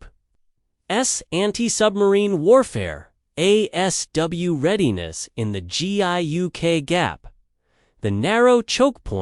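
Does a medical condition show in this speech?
No.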